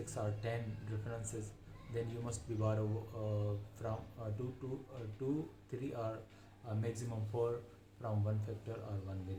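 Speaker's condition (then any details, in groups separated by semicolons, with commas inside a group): No condition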